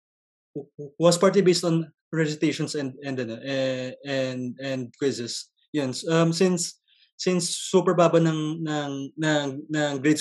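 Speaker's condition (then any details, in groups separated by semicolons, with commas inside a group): Stuttering; stutter since early childhood, noticed on entering grade school; ongoing stutter, actively coping through Toastmasters public speaking club and speech contests; broken, choppy non-fluent speech, dreads answering strangers like jeepney drivers, public communication affected; repeated sounds, repeated words, prolonged sounds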